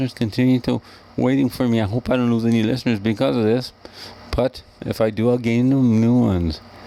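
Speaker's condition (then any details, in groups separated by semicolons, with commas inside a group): Cerebral palsy; wheelchair user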